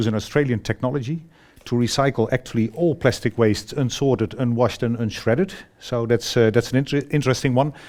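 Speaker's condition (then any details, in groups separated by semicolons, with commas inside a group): No condition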